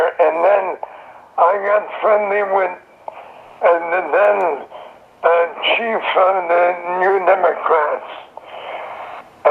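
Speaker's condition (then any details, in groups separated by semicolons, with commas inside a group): Throat cancer; survivor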